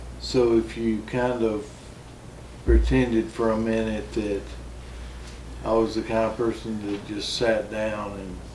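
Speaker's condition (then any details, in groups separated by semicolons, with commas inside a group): Parkinson's disease; good and bad days, physical changes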